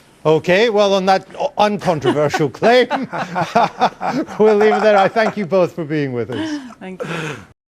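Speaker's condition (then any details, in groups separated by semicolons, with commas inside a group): No condition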